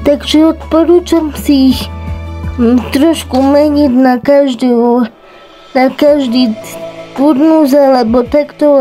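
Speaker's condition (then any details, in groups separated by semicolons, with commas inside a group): Cerebral palsy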